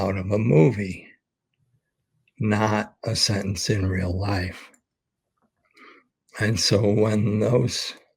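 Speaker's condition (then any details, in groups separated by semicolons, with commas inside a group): ALS; expects to lose voice very soon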